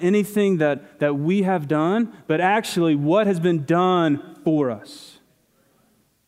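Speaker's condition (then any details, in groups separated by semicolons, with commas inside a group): No condition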